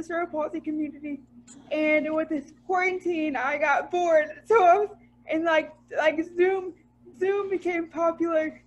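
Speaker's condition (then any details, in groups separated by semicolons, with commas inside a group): Spastic cerebral palsy; spastic type, from birth, implanted spinal medication pump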